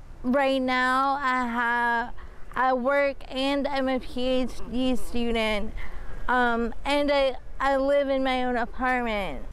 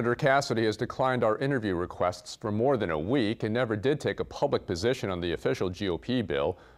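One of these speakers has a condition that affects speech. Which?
The first: spastic cerebral palsy; spastic type, from birth, cannot walk, withered hands; controls spasms; clipped speech, refined speech patterns.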